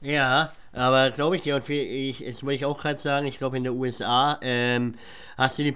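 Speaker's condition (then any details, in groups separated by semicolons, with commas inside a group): Cleft palate; cleft palate present since childhood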